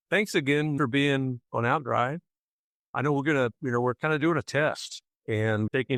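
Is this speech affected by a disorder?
No.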